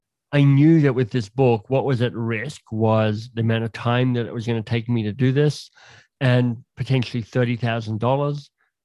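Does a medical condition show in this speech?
Yes: cleft lip and palate; slight speech impediment, a bit leaky on some sounds.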